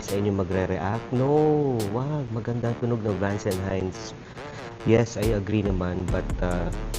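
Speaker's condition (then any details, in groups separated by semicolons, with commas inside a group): No condition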